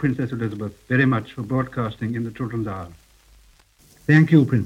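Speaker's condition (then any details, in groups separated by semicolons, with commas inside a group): No condition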